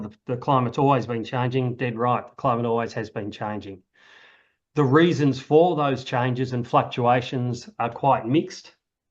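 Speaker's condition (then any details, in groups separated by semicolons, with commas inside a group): No condition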